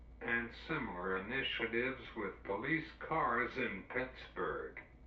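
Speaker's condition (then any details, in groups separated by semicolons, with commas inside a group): Cerebral palsy; uses wheelchair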